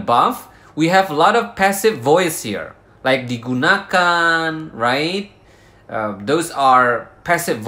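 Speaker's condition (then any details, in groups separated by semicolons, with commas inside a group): No condition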